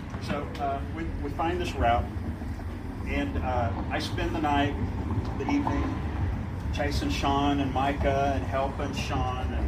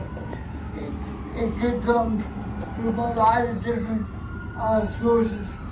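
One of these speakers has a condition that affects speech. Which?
The second: cerebral palsy; birth brain damage, premature birth, fine motor impairment.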